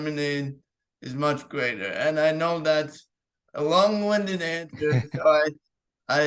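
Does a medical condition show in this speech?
Yes: cerebral palsy.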